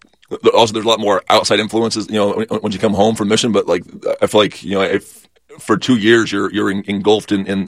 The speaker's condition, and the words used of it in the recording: Stuttering. Throughout your life, you have navigated through life with a stutter.